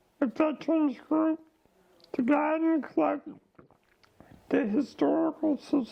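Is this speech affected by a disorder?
Yes: ALS.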